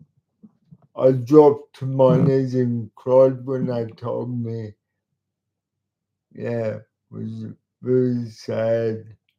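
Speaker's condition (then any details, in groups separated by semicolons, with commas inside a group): Cerebral palsy; talks slowly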